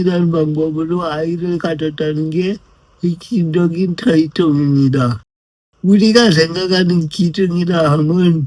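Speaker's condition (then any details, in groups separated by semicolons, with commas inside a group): Brain lesion disability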